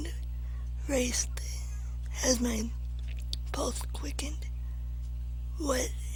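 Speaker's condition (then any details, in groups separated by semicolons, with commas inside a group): Cerebral palsy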